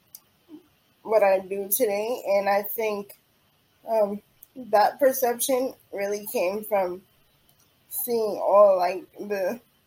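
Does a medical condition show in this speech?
Yes: cerebral palsy; diagnosed at 9 months after delayed development.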